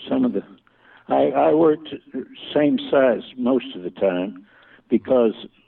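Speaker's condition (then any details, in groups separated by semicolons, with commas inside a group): Parkinson's; slowly progressive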